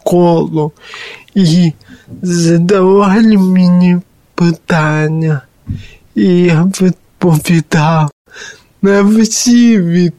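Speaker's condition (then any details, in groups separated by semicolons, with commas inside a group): Cerebral palsy; born apparently lifeless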